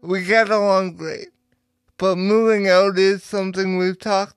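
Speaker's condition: Cerebral palsy; power wheelchair user

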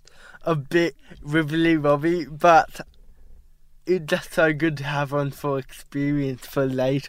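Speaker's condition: Cerebral palsy; diagnosed at 12 months at Westmead Hospital, ski poles hard to place; at diagnosis told may never walk or talk

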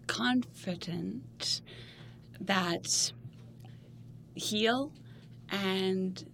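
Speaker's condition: Aphasia; aphasia from stroke, now in late 20s; about 3 years post-stroke, Aphasia Center of Tucson with Dr. Fabi Hirsch, aphasia wristband; loss of language not intellect, short fragmented phrases, word-finding struggle, needs extra time

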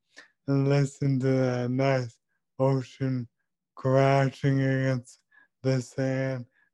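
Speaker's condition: ALS; 2 years since diagnosis

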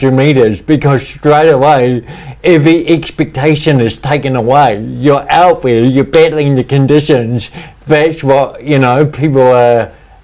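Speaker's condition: Cerebral palsy; speech impediment, talks funny

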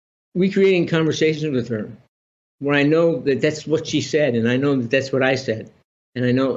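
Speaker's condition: Parkinson's disease; six-hour spinal surgery at Johns Hopkins

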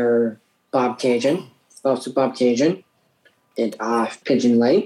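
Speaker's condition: Down syndrome; from birth

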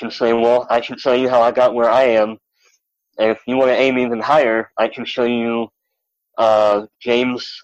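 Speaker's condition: Cleft lip and palate; malformed legs

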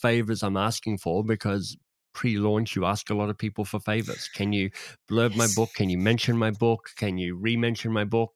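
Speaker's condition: Cleft lip and palate; congenital, familial, father and brother Nigel also affected; speech impediment of sorts, less polished

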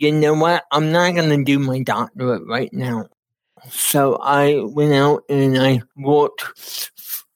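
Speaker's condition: Cerebral palsy; speech affected

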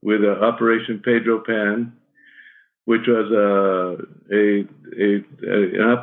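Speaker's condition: Parkinson's; shaky voice, may stumble on words

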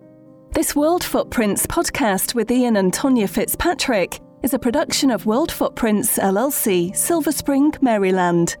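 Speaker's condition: No condition

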